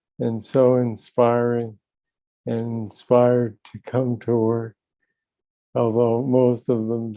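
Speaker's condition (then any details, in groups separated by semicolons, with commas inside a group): Young onset Parkinson's disease; voice and speaking difficulty biggest current problem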